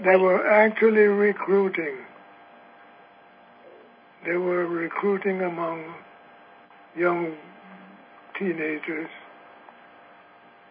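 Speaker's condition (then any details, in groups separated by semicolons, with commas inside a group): Parkinson's, severe; choppy, weak airflow, strain audible in voice, stressful to speak, may have difficulty speaking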